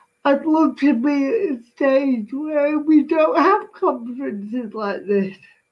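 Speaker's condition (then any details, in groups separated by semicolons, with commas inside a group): Cerebral palsy; speech impediment, speaks slowly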